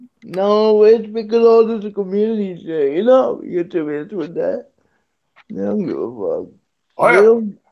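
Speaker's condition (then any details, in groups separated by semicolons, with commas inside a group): Cerebral palsy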